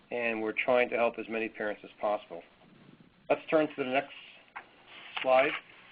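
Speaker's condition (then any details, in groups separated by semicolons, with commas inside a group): No condition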